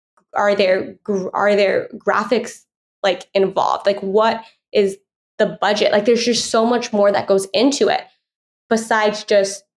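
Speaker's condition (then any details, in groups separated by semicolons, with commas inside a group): Stuttering; present since at least college; stutter could be edited out of on-air recordings, early doubts about speaking roles; repeated sounds, blocks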